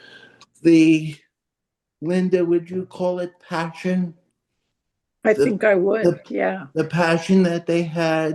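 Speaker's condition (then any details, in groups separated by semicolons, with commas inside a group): Cerebral palsy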